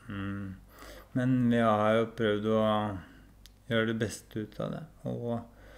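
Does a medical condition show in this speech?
Yes: ALS.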